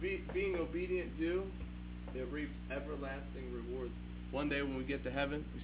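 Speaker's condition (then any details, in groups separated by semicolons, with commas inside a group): No condition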